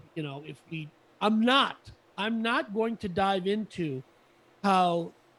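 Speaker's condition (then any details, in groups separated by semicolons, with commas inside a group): No condition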